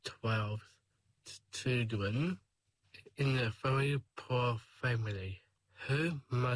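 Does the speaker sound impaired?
Yes: Down syndrome; age 21.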